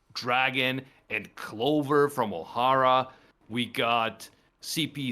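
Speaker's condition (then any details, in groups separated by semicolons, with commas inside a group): No condition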